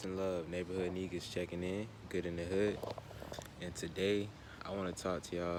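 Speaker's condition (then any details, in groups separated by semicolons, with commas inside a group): No condition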